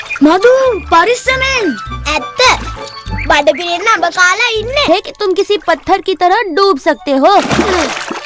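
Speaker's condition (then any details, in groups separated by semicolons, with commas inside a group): No condition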